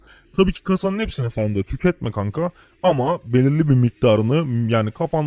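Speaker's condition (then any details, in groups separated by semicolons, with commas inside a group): No condition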